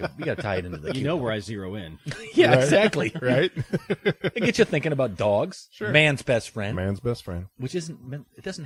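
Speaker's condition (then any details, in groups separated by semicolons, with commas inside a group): No condition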